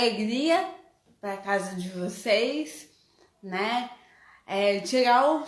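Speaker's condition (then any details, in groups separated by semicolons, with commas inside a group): Cerebral palsy; present since birth, uses wheelchair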